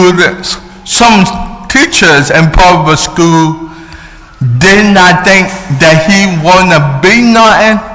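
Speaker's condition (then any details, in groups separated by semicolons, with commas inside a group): Cerebral palsy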